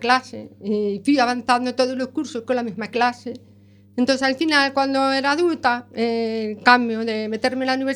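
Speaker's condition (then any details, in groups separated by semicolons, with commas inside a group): Deafness with cochlear implant; cannot perceive voice timbre, intonation or accents, understands nothing without seeing faces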